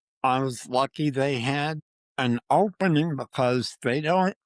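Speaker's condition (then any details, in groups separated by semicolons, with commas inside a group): Parkinson's disease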